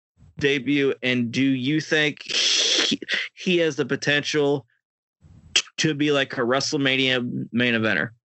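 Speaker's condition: Stutter; acquired stutter from brain contusion around age 12, temporary epilepsy resolved, contusion not fully healed; stutter flaring during this recording; stutter worse than usual tonight, restarts phrase after disfluency; prolonged sounds

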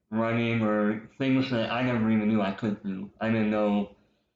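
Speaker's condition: Cleft lip and palate; congenital, with popliteal pterygium syndrome, over 30 operations until age 14 including lip and palate correction; speech impediment from cleft lip and palate

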